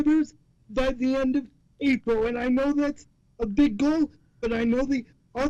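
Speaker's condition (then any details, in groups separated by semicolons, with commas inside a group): Cerebral palsy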